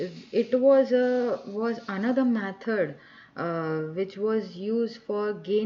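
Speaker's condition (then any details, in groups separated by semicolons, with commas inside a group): No condition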